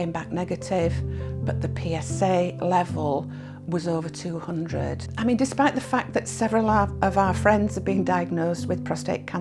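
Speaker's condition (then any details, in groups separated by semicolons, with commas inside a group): No condition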